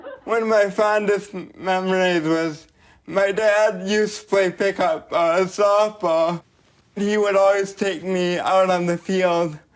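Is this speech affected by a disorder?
Yes: cerebral palsy; doctors predicted may never speak.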